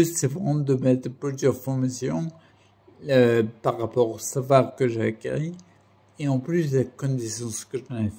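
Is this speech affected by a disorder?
Yes: primary progressive multiple sclerosis.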